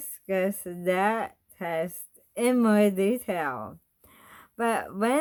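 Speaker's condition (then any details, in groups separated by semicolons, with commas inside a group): Bulbar ALS, bulbar onset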